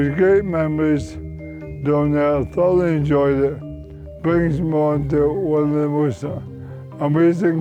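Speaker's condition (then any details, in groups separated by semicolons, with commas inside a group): Motor neurone disease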